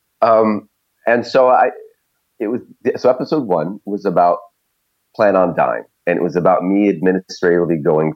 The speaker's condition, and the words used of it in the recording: None; typical speech.